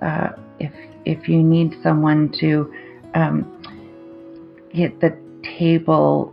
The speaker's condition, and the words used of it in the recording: Aphasia. To talk about something that I know pretty well, and my aphasia is getting a lot better.